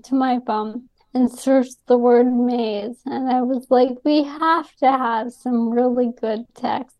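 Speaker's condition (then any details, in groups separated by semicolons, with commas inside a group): ALS; atypical young woman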